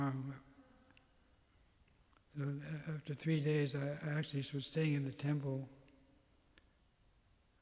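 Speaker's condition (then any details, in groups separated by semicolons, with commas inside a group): Parkinson's; tremor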